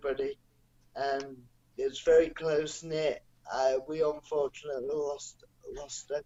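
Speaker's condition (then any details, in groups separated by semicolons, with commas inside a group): Cerebral palsy; non-progressive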